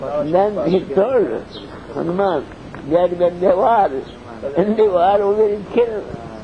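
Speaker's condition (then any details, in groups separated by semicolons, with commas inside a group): Deafness; long fluent English story narration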